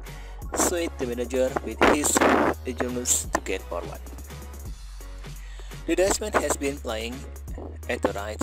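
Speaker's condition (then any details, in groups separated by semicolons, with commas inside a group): No condition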